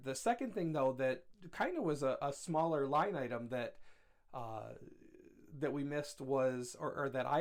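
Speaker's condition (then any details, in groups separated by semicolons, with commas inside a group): No condition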